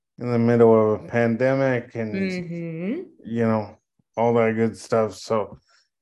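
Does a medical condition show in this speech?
Yes: cerebral palsy; wheelchair from age 5.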